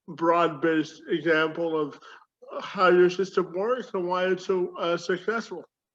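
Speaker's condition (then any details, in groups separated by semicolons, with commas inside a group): Spastic quadriplegia cerebral palsy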